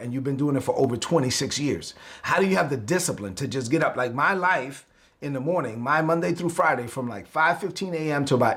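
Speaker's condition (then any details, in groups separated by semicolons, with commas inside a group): No condition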